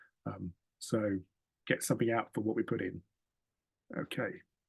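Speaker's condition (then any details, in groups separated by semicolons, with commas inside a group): No condition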